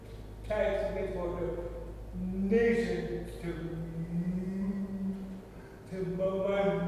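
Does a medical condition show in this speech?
Yes: cerebral palsy; formerly worse.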